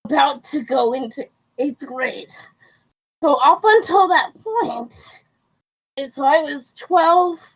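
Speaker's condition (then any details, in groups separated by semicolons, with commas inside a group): Cerebral palsy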